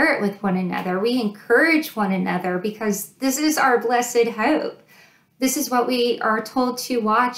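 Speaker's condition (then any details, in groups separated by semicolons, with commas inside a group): No condition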